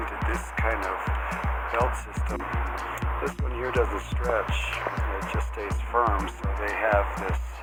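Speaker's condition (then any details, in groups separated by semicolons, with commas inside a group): No condition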